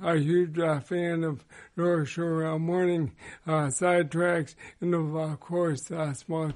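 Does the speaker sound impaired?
Yes: ALS; progressive motor neuron disease, slower progression than most.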